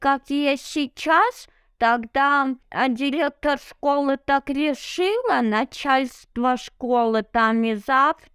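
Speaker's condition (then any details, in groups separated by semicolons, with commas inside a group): Cerebral palsy; no wheelchair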